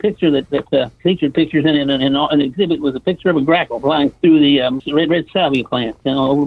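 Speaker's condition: Parkinson's disease; Parkinson's disease diagnosed 1999, retired 2004 due to disease; about 20 years since diagnosis, on levodopa; says people with Parkinson's, including himself, are slow, sometimes talk funny, sometimes slobber

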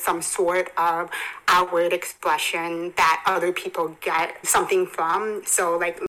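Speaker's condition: Hearing impairment; congenital hearing impairment, hearing aids from about 17 months, further hearing loss at 27, bilateral cochlear implants

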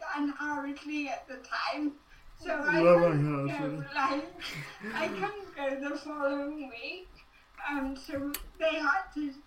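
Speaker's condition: Cerebral palsy

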